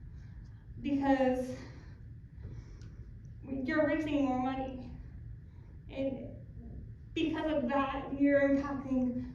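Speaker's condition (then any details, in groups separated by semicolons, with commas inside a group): Cerebral palsy; from birth, corpus callosum involved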